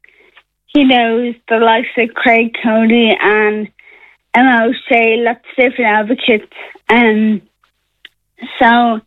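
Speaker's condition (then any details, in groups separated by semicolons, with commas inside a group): Friedreich's ataxia; seeking HSE funding for sky clarys drug in Ireland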